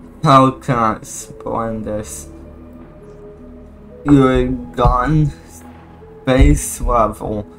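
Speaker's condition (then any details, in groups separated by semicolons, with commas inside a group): Cerebral palsy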